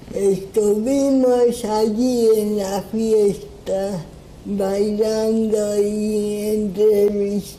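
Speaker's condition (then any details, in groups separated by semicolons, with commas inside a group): Cerebral palsy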